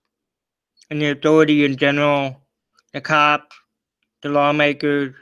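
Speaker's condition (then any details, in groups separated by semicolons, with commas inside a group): Cerebral palsy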